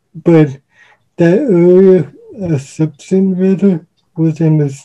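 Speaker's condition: Cerebral palsy; uses wheelchair

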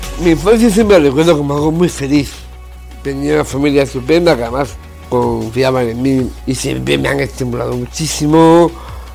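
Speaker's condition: Down syndrome; congenital, age 44

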